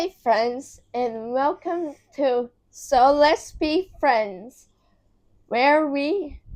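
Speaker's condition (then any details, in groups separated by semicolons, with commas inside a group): Cerebral palsy; affects muscles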